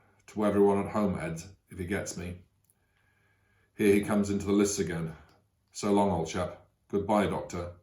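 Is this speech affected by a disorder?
No.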